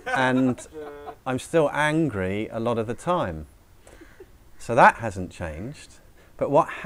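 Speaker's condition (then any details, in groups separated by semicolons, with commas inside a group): No condition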